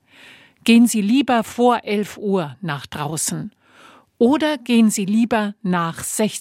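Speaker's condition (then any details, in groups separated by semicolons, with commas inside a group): No condition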